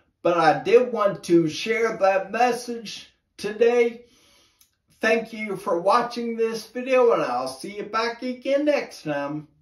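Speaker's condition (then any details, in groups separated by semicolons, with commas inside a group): Brain injury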